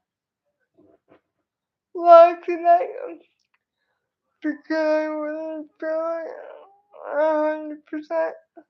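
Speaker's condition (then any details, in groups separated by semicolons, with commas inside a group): Cerebral palsy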